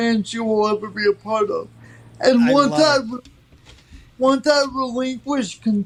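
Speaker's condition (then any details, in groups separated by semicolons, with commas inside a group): Cerebral palsy; from birth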